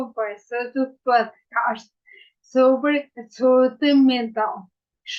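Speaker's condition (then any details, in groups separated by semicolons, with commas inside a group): Ataxia after brain injury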